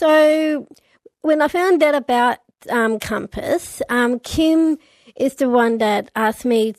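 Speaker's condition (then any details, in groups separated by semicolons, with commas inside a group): Down syndrome; lifelong, since birth; age 39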